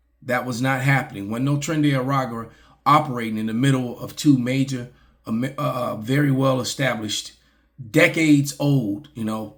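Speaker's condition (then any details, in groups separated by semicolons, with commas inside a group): No condition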